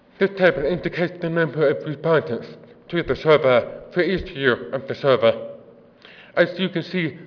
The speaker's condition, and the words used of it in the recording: Deafness. If you don't understand something I said, please let me know.